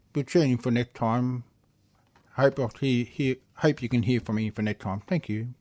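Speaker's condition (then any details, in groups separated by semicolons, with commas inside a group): Hearing loss with cochlear implants; right implant 10-11 years ago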